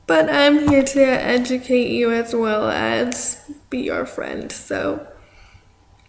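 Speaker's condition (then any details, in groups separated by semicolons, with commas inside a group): Cerebral palsy; affects arm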